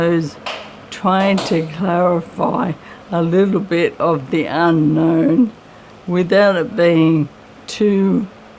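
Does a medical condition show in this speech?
Yes: MND; limb onset, legs and arms; voice slightly raspy.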